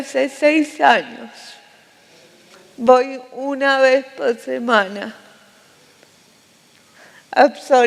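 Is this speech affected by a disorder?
Yes: cerebral palsy; respiratory arrest at birth.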